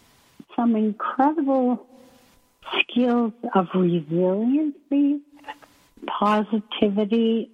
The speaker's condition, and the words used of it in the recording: ALS (motor neuron disease). So my breathing is affected by the ALS.